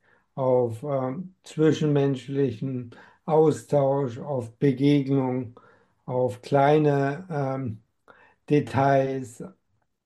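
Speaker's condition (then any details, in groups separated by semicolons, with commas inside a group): Amyotrophic lateral sclerosis; diagnosed at 47, slower course than other affected patients; has tried many approaches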